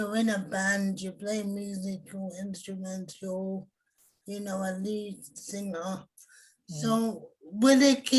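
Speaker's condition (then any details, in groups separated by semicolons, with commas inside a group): Cerebral palsy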